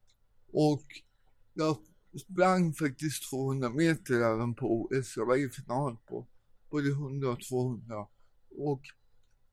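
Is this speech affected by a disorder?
Yes: cerebral palsy; cramps, worse in cold, lives in Thailand because Sweden too cold.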